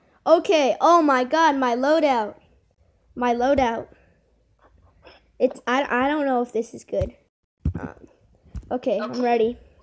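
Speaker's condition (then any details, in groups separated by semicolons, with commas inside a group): No condition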